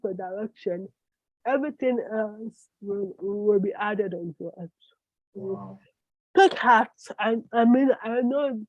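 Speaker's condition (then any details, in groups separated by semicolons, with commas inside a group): Cerebral palsy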